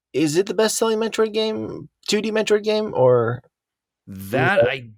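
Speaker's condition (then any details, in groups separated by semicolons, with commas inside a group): No condition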